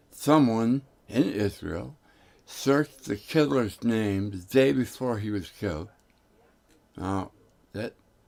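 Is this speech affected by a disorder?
Yes: tongue cancer; tongue tumor.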